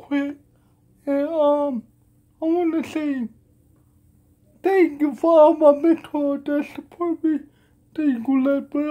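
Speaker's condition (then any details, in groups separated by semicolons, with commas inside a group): Cerebral palsy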